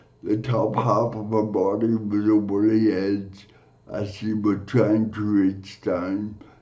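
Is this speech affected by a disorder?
Yes: cerebral palsy; from birth.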